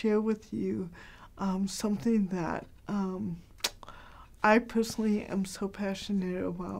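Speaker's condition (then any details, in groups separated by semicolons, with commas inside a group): Cerebral palsy, mild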